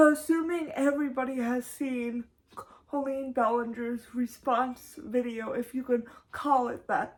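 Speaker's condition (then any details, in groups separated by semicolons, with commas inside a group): Cerebral palsy, severe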